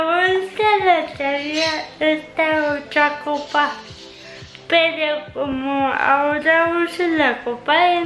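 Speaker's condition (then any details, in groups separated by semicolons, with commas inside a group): Cerebral palsy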